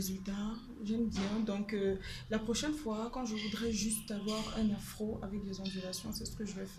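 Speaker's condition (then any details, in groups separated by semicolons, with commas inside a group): No condition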